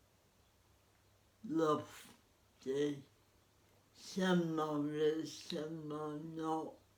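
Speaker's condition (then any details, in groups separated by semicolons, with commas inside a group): Cerebral palsy; spastic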